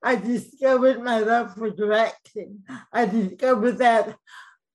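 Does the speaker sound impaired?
Yes: cerebral palsy, mild; speech mildly affected.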